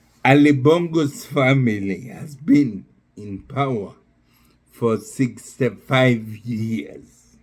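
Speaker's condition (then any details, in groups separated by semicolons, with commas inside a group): Neurological disease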